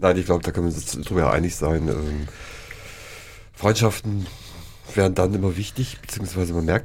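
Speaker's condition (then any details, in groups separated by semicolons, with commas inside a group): No condition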